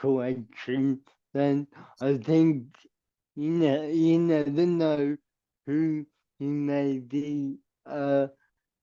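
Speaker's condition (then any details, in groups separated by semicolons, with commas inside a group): Cerebral palsy; permanent wheelchair user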